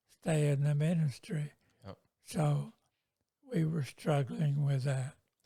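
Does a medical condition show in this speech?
Yes: multiple sclerosis.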